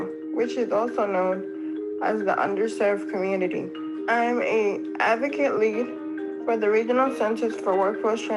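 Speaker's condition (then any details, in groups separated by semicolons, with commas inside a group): Cerebral palsy; uses wheelchair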